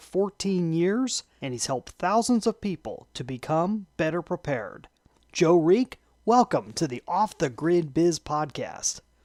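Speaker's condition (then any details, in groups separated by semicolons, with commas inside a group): No condition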